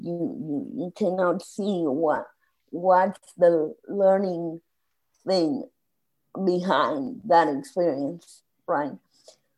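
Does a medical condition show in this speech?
Yes: spasmodic dysphonia; vocal cord issue, gradual onset over 2-3 weeks, work stress during Boston project, diagnosed 8 years later; voice regained 6 months ago after speech therapy, meditation and yoga; voice lost, could not speak at all for 2-3 years, hard to get words out, voice not natural.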